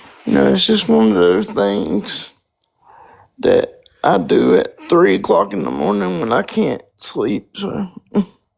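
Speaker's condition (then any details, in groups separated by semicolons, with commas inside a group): Spastic quadriplegic cerebral palsy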